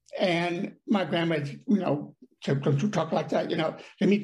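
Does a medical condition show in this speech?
Yes: deafness; speech problem.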